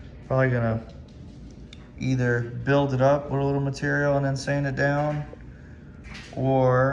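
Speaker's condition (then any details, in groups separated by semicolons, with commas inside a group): No condition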